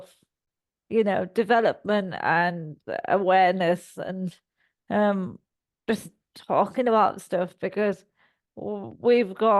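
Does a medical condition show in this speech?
Yes: cerebral palsy; all four limbs.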